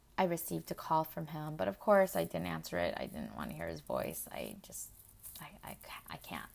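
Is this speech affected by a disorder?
No.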